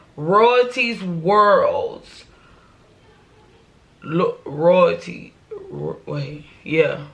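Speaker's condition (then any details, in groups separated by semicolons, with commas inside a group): No condition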